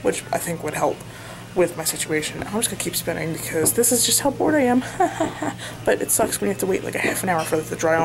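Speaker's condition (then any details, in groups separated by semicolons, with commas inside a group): No condition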